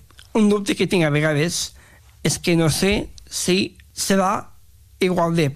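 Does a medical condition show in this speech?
Yes: Down syndrome; intellectual disability, learns at own pace, needs extra time to understand and process explanations; describes self as very talkative.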